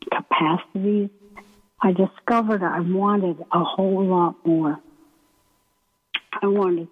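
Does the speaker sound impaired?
Yes: ALS; limb onset in right foot, symptoms about a year before diagnosis, year of testing, uses Beasy board transfer board; progressed, muscles too weak for standard transfer board, breathing muscles affected; hard to breathe and speak, voice may sound weak or hard to understand, paces speech with breathing.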